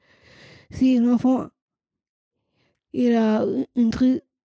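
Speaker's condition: Down syndrome, trisomy 21

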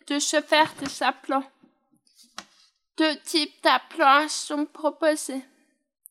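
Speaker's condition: Hearing impairment; right ear hearing loss, hearing aids, implant surgery, orthophoniste listening training, second operation for failed electrode; hard of hearing, wears hearing device, upper and lower limb motor disability, unstable walking, uses walker

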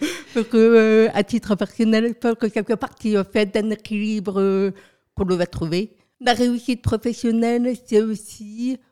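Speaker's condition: Profound deafness from birth, profound, congenital

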